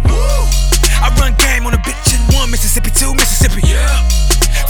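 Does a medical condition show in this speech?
No.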